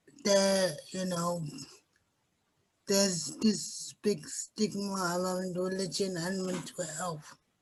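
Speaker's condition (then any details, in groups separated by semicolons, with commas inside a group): Cerebral palsy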